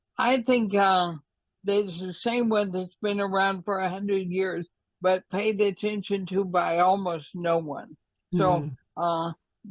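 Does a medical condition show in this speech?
Yes: ALS.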